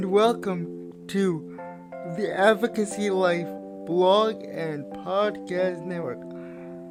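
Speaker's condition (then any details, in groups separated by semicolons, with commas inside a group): Cerebral palsy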